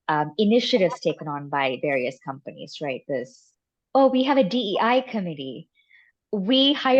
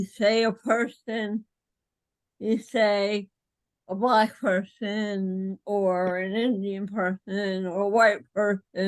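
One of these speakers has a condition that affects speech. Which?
The second: cerebral palsy; mainly small motor coordination; speech and movement visibly affected.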